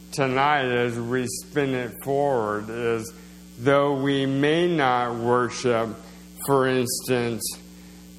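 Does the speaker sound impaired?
Yes: slowed speech, swallowing problems; progressive condition.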